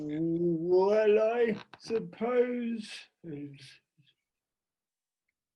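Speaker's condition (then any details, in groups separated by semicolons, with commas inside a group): Cerebral palsy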